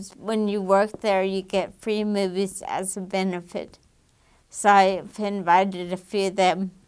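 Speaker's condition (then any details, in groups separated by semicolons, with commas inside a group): Damaged diaphragm; regular breathing exercise through cardio; breathing problems strongly affect speech, worse without exercise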